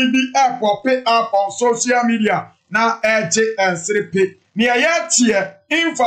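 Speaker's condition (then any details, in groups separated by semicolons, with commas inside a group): No condition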